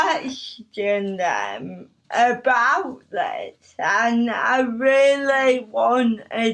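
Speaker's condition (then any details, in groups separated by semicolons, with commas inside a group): Cerebral palsy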